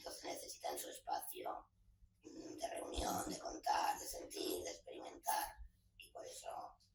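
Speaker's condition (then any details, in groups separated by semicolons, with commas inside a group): Total laryngectomy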